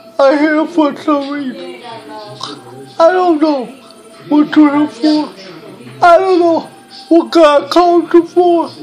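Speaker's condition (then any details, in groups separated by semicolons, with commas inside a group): Cerebral palsy; speech hard to understand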